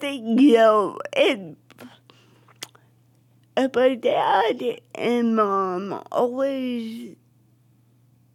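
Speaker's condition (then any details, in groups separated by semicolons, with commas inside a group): Cerebral palsy; affects speech, wheelchair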